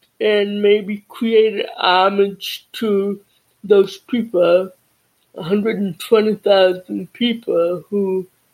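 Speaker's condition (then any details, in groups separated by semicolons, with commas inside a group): Deafness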